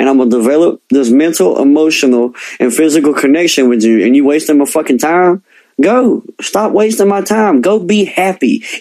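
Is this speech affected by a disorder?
Yes: cleft lip and palate; present from birth.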